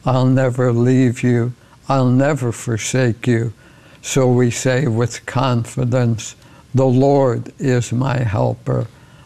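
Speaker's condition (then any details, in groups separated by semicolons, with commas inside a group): ALS; beyond 11 years now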